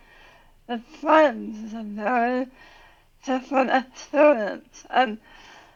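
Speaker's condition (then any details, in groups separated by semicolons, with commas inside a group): Tongue cancer surgery; most of tongue removed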